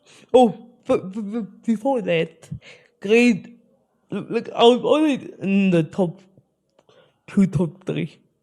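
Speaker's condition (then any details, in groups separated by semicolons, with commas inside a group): Spastic cerebral palsy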